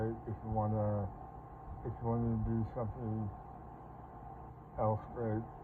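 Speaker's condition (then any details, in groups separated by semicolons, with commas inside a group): Parkinson's; speech impediment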